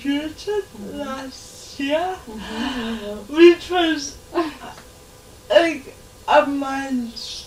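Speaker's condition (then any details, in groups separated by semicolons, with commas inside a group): Cerebral palsy; slow speaker, listeners take time to understand, speaks verbally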